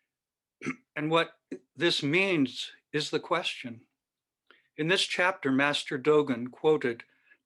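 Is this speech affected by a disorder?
No.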